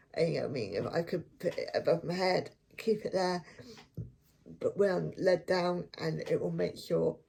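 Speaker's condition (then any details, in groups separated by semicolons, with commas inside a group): Cerebral palsy; affects one foot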